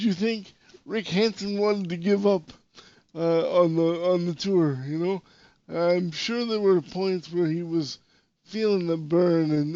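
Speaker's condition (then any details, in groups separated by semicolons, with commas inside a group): Cerebral palsy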